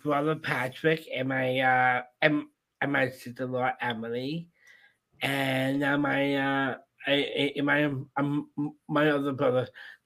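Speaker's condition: Down syndrome

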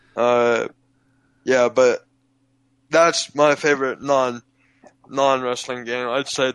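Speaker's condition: Cerebral palsy, physical only

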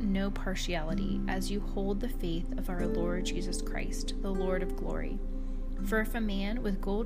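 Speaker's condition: No condition

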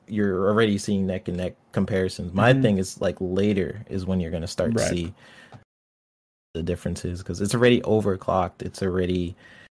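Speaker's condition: No condition

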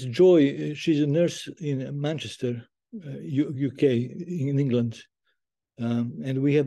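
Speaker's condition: Parkinson's disease; could not play guitar syncopation

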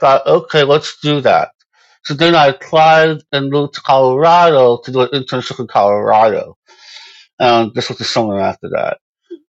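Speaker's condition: Moebius syndrome; congenital

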